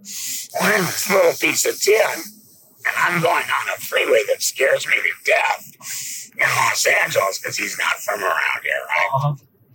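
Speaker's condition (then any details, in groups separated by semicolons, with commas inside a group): Laryngectomy; 6.5 days intensive care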